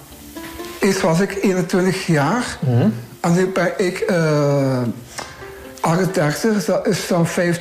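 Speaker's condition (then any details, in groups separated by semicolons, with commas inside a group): Down syndrome; trisomy 21, chromosomal abnormality, three chromosomes instead of two; reads, writes, sends messages, makes sandwiches, goes to day centre independently; speaks well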